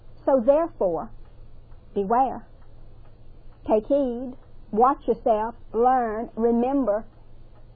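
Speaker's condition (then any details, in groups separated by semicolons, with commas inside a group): No condition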